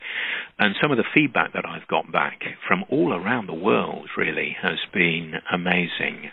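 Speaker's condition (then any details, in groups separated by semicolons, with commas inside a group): No condition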